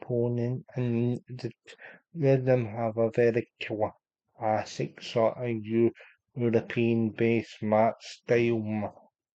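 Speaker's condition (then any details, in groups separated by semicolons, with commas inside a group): Cerebral palsy; unable to walk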